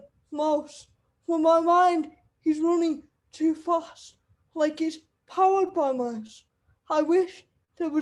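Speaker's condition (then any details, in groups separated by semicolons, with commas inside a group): Cerebral palsy; wheelchair user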